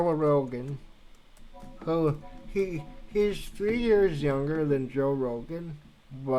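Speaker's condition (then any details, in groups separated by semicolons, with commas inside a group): Cerebral palsy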